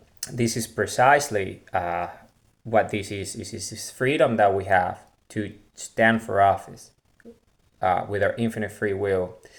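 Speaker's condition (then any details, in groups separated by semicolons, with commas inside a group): No condition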